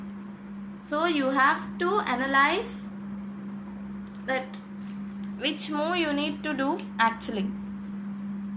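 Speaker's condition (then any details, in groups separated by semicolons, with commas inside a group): No condition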